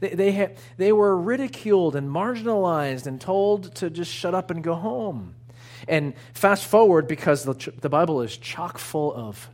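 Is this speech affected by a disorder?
No.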